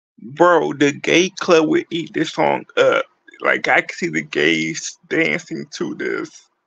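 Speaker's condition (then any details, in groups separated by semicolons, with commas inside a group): Cerebral palsy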